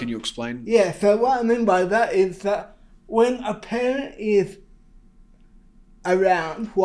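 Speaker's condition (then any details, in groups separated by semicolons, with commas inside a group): Cerebral palsy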